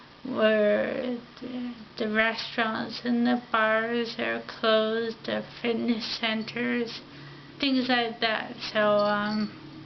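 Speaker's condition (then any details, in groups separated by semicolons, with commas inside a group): Ataxia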